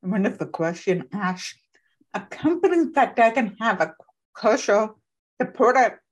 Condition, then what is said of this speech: Deafness. I grew up learning how to speak and lip read.